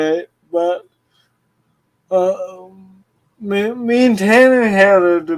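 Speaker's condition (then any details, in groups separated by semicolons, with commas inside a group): Cerebral palsy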